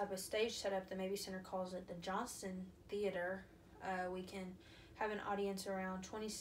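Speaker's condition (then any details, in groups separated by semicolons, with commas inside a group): No condition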